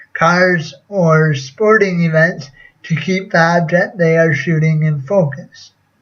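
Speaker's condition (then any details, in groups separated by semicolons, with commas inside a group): Cerebral palsy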